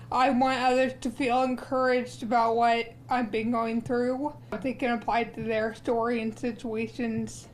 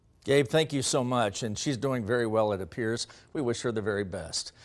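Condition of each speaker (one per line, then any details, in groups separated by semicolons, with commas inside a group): Brain tumor; cancerous, recurred twice, at least two surgeries; onset age 13, chemotherapy, working to stabilize
No condition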